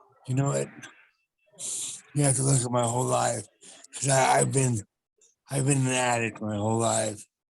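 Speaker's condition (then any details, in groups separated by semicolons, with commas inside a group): Traumatic brain injury; car crash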